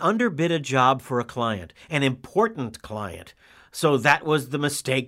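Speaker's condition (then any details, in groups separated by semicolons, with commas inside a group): No condition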